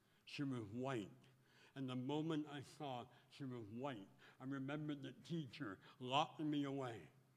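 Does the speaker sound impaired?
Yes: speech impediment; speaks publicly with new voice as motivational speaker.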